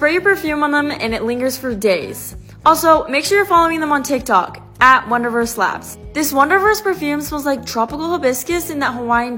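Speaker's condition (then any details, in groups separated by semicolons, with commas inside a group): No condition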